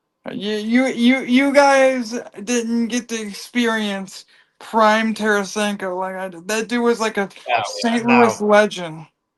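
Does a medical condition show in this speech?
Yes: cerebral palsy; from birth.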